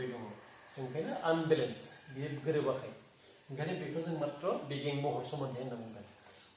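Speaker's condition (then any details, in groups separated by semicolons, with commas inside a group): No condition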